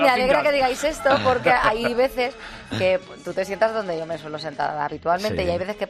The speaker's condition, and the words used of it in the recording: No condition.